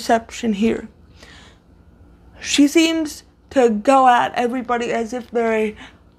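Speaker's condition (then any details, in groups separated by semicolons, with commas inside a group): Cerebral palsy, severe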